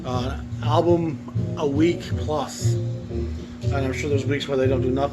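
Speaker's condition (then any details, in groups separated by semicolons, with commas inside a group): No condition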